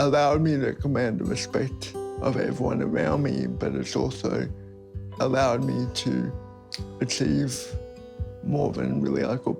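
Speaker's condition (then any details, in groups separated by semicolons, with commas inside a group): Cerebral palsy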